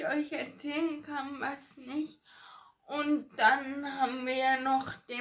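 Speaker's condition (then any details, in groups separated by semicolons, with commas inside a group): Ataxia; ataxia affecting hands and fingers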